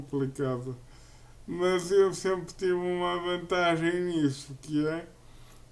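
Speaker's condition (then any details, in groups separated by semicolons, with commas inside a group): Cerebral palsy; uses a wheelchair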